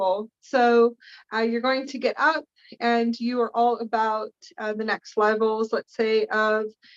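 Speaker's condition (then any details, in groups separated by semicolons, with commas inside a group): No condition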